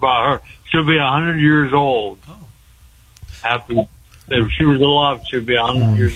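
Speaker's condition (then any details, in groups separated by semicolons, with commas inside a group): Speech impediment after head injury; cause unclear, past stabbing and ashtray head blow said not cause, cognition intact; rapid fire, excited delivery, trouble getting words out, hard for listeners to follow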